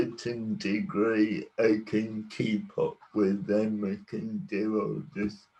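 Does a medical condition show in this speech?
Yes: cerebral palsy.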